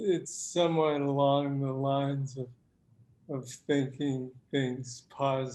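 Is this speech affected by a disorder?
Yes: Parkinson's disease.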